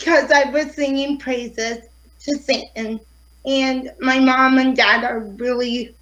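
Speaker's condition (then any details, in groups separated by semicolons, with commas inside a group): Cerebral palsy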